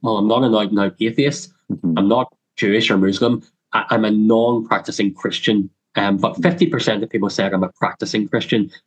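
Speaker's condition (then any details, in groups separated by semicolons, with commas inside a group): Cleft lip and palate; congenital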